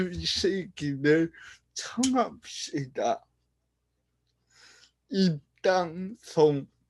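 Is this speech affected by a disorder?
Yes: brain lesion disability.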